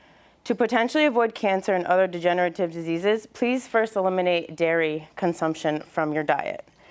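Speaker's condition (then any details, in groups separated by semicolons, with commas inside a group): No condition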